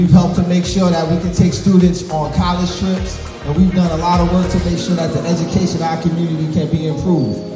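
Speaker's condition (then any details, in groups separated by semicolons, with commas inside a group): No condition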